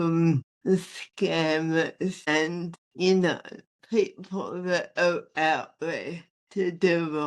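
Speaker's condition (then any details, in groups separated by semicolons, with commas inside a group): Athetoid spastic cerebral palsy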